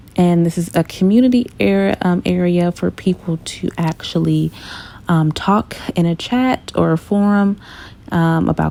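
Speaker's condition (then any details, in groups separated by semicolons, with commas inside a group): No condition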